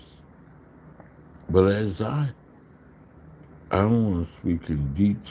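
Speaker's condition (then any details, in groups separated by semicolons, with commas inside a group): Slurred speech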